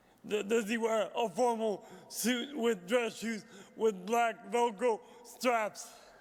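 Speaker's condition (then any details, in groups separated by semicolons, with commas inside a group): Traumatic brain injury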